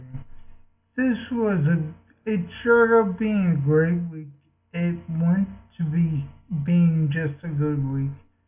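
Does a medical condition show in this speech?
Yes: multiple sclerosis.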